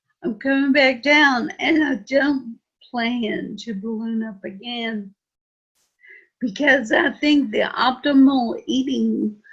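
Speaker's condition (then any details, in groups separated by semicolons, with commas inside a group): Friedreich's ataxia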